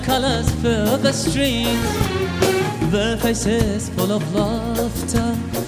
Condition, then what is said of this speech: No condition.